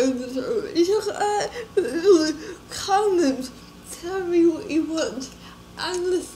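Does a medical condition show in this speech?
Yes: cerebral palsy.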